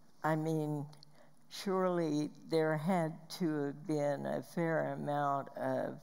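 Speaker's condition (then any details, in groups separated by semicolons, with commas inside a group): Spasmodic dysphonia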